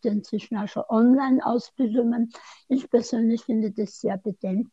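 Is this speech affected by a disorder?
Yes: speech impairment after tongue cancer, mild; aggressive right tongue-margin cancer into mouth arch at 48, 17-hour surgery, neck dissection, chemoradiotherapy; about 8.5 years after tongue cancer treatment; slightly limited, tends to speak fast, sometimes unclear, Austrian dialect, hard to understand without seeing face.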